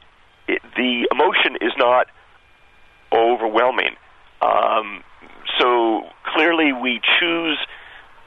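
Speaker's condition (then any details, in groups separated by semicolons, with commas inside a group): Stuttering; described as behavioral rather than emotional; on-air call, broadcast is a stutter situation, not nervous, speaks fairly well; stutters in certain situations such as broadcasts, choice not conscious, not driven by nervousness; prolonged sounds, blocks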